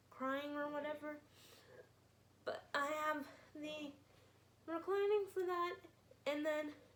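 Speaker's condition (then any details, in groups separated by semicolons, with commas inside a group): Spastic quadriplegic cerebral palsy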